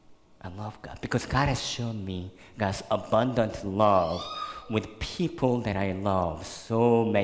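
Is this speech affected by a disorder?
Yes: cleft lip and palate, severe; one more surgery planned in a couple of years.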